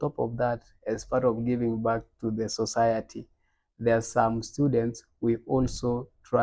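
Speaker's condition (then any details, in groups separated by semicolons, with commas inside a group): No condition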